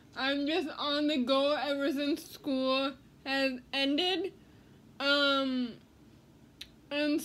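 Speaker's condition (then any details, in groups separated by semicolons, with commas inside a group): Cerebral palsy; quadriplegic, all four limbs, from childhood, spasticity and spasms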